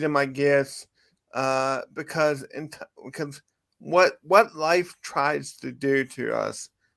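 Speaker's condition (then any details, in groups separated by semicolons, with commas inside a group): Cerebral palsy; from birth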